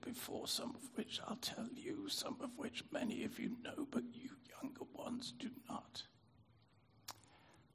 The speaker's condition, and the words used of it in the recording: Spasmodic dysphonia. I'd begun to notice I didn't have as much resonance as I used to, certainly not when I was doing drama as an undergrad in London.